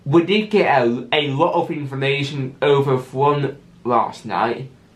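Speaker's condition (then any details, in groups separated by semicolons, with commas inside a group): Cerebral palsy with stammer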